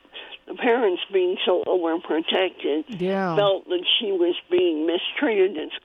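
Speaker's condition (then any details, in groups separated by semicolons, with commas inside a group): Cleft palate; congenital cleft palate, spoon feeding needed as young child; spoon feeding needed at one point in early childhood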